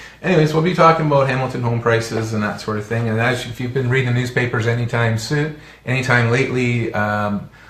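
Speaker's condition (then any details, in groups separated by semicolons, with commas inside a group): No condition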